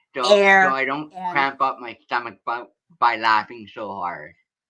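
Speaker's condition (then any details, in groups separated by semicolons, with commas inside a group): Cerebral palsy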